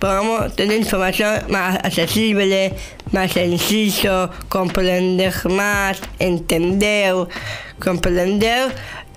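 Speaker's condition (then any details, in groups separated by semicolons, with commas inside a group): Down syndrome; with intellectual disability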